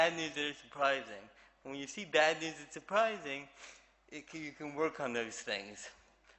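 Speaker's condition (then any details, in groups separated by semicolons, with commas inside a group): Cerebral palsy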